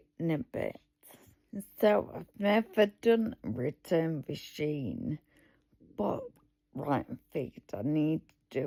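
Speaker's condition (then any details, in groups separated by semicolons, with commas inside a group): Multiple sclerosis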